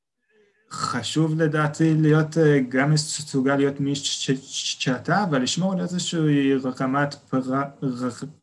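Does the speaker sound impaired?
Yes: stuttering; stuttering since young age, previously much more covert; uses word planning and word skipping in stressful situations to keep flow; speech blocks, plans words ahead and skips words under stress; here repeated sounds.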